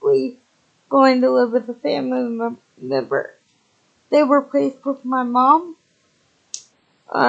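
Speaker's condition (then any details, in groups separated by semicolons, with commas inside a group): Cerebral palsy, spastic, severe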